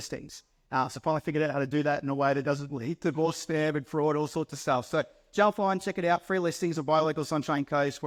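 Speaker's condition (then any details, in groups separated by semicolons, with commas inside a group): No condition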